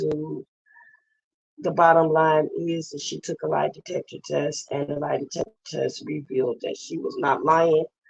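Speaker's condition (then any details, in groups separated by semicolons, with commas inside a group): No condition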